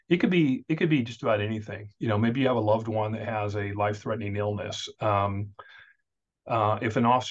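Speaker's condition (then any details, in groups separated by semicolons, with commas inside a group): No condition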